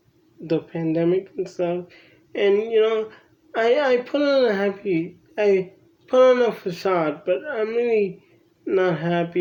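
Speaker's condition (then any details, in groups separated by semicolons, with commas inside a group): Cerebral palsy; from birth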